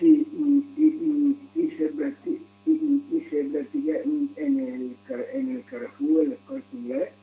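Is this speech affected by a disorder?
Yes: Down syndrome; chromosomal alteration.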